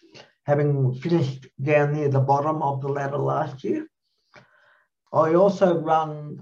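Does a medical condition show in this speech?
Yes: cerebral palsy, mild.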